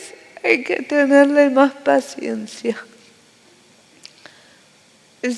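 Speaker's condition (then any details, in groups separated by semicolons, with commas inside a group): Cerebral palsy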